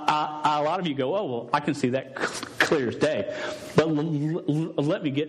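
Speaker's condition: Stuttering; long-standing stutter, present over 24 years, once fought calling to teach because unable to talk; says words would come out all wrong and different if he tried witnessing speech; blocks

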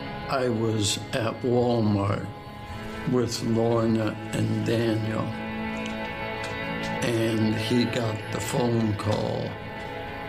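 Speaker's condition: ALS, speech-generating device

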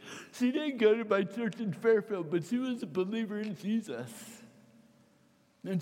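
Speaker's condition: Cerebral palsy, mild; must preface phone calls with strangers

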